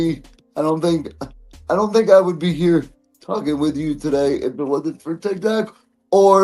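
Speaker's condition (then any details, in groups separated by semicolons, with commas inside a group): Cerebral palsy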